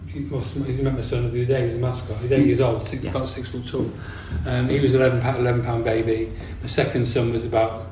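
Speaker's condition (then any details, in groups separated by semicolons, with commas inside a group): Parkinson's disease; new since onset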